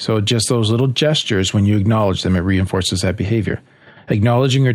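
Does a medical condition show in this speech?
No.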